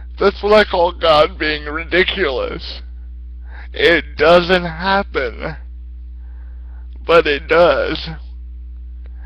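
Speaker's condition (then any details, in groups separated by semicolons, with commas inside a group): Cerebral palsy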